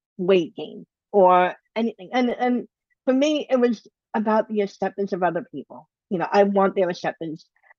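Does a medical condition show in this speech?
Yes: bilateral cleft lip and palate; congenital bilateral cleft lip and palate, over 20 surgeries from two months to late twenties.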